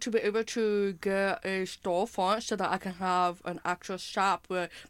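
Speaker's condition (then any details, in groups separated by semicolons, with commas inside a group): Hearing impairment with speech impairment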